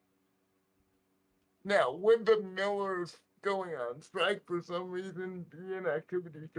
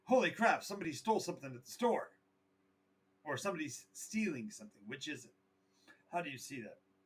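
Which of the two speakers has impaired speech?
The first: cerebral palsy; right side weaker.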